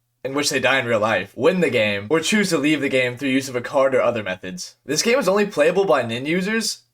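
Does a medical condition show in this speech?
No.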